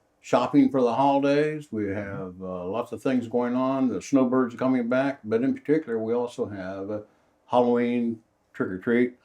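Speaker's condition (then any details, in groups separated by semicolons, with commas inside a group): No condition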